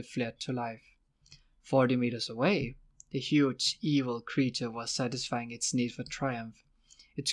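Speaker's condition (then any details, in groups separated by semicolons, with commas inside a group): No condition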